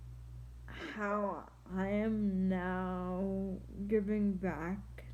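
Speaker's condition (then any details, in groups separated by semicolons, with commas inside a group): Triplegic cerebral palsy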